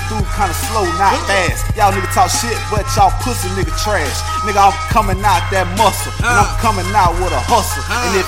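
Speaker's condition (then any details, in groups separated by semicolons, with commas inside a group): No condition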